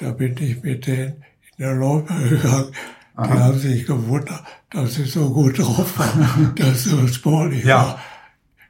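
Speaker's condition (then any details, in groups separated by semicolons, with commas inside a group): Parkinson's disease; in care home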